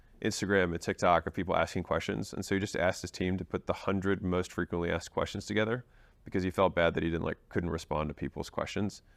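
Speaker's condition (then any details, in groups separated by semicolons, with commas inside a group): No condition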